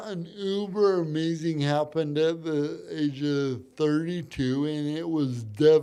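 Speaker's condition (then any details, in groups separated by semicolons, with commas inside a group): Cerebral palsy; from birth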